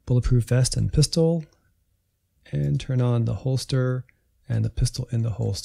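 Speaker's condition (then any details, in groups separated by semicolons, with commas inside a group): No condition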